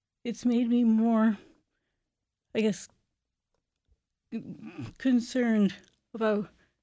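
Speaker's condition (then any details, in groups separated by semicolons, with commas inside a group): Parkinson's disease; living with it for a long time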